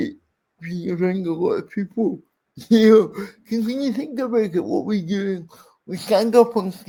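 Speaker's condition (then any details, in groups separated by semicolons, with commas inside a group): Cerebral palsy; speech impairment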